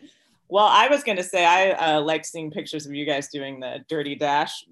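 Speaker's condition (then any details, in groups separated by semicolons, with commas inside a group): No condition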